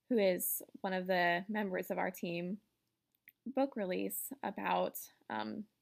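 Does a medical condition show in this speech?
No.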